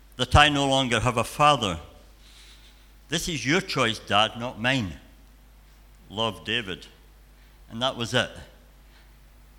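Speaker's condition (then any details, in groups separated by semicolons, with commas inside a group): Cleft palate and cleft lip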